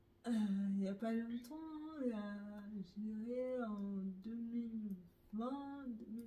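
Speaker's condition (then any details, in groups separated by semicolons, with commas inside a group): Neurological dystonia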